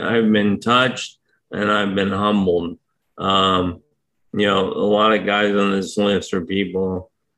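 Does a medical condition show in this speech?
Yes: ALS; diagnosed with ALS last year; uses power wheelchair for mobility; difficulty speaking for long periods.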